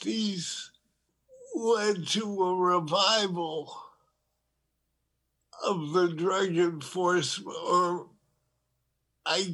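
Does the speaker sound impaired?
Yes: Parkinson's disease; diagnosed over 9 years ago, tremor, uses medical cannabis for tremor relief.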